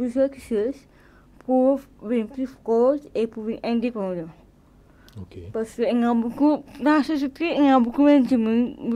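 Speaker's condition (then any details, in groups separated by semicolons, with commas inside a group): Cerebral palsy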